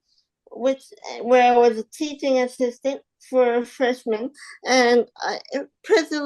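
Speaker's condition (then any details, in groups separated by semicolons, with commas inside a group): Spastic quadriplegic cerebral palsy; spastic quadriplegic, from birth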